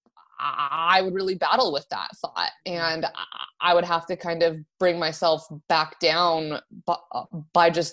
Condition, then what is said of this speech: Stuttering. And in my introduction, I did stutter on the word Arizona, because vowels have always been difficult for me.